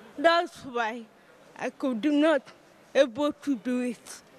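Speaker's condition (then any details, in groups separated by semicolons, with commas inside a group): Cerebral palsy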